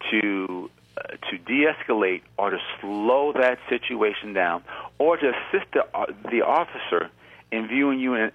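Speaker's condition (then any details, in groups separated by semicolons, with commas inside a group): Congenital stuttering; present since birth, about 50 years; ongoing at age 50; often lets stutter happen freely rather than hiding it; repeated words, prolonged sounds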